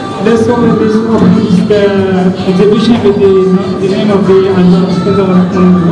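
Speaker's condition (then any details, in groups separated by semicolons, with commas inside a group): No condition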